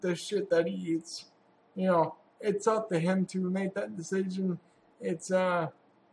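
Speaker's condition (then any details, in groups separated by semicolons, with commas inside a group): Cerebral palsy; has had surgery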